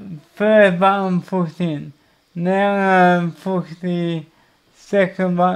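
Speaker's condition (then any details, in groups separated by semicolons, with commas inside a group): Cerebral palsy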